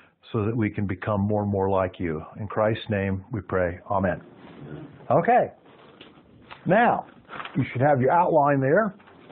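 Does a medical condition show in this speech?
No.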